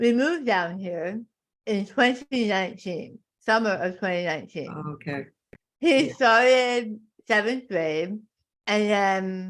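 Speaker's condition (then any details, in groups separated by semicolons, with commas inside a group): Tongue cancer; voice changed and abnormal, tracheotomy affected speech, past feeding tube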